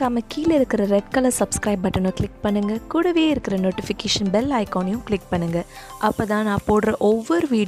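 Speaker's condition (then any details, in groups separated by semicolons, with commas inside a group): No condition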